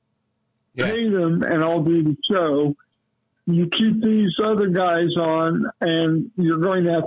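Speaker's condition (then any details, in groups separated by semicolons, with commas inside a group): Cerebral palsy; lifelong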